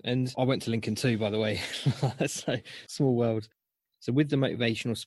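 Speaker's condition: No condition

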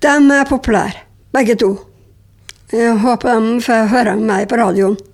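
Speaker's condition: Down syndrome; adult woman aged 48

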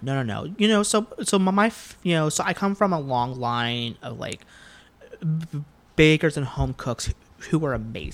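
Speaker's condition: Stuttering; developmental stutter since about age 5, persisted into adulthood, varied speech therapies and groups; still stutters as adult, speaks often for work; worse with anxiety and nerves, harder when speaking unplanned; repeated sounds, repeated words

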